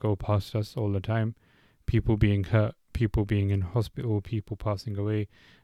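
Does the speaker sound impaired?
No.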